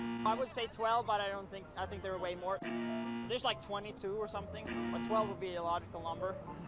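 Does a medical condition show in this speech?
No.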